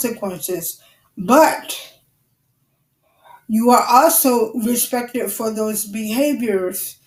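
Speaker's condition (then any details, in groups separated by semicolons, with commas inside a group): Cerebral palsy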